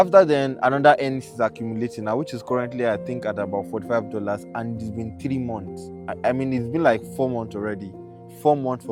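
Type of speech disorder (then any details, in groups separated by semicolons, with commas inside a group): None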